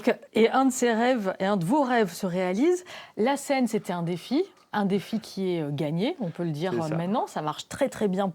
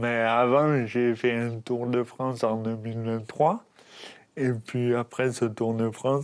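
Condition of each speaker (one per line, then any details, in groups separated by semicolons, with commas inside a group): No condition
Dystonia; birth injury during delivery, affects motor control; since birth; speech difficulties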